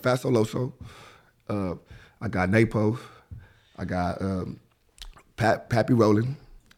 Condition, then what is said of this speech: Stuttering. Well, I really stutter. I talk fast.